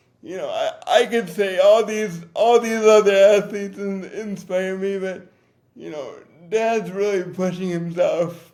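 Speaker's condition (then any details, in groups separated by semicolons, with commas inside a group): Cerebral palsy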